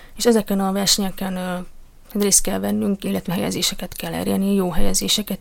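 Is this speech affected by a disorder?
Yes: deafness; poor speech and vocabulary with hearing aid before implant, learned speaking in developmental lessons.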